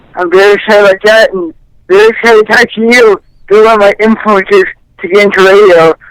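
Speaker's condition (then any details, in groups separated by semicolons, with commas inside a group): Cerebral palsy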